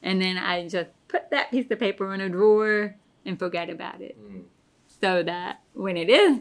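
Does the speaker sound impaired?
Yes: deafness; pretty bad tinnitus.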